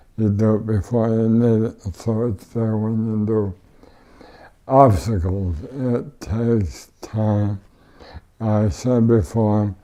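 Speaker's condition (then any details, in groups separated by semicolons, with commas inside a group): ALS; tracheotomy, wheelchair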